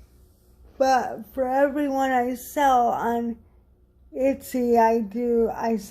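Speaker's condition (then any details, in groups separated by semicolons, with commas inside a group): Cerebral palsy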